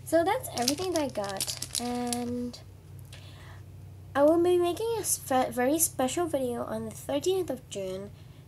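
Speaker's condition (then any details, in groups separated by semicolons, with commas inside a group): No condition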